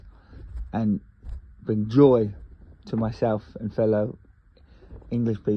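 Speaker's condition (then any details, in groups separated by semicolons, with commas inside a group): No condition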